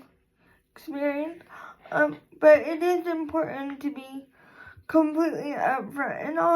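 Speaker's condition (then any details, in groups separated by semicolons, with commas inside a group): Cerebral palsy; physical disability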